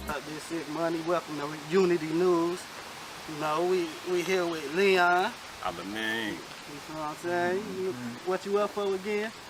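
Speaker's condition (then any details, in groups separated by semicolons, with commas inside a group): No condition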